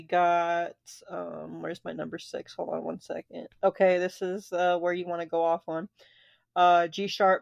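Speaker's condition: No condition

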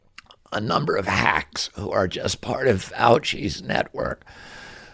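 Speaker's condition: Spasmodic dystonia; voice affected

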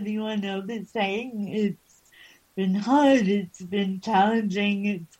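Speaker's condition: Cerebral palsy

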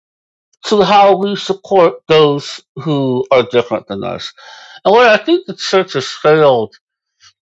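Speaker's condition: Moebius syndrome; congenital

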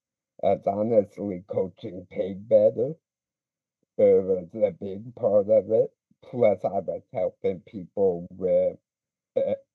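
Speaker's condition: Speech impediment

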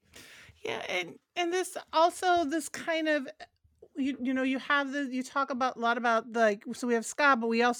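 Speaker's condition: No condition

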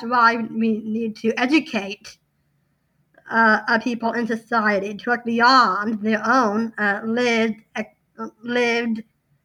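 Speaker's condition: Down syndrome

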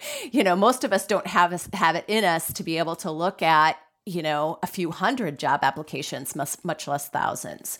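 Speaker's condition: No condition

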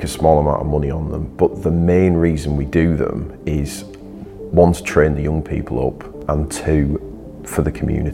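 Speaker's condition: No condition

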